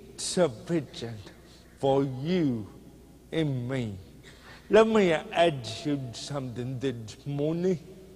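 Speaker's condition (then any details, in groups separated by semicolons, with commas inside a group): Cerebral palsy; speech hard to understand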